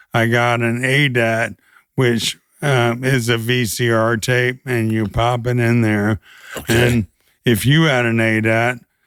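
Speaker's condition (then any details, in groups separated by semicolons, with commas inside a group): ALS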